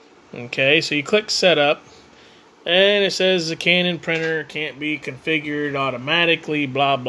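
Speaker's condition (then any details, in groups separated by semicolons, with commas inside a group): No condition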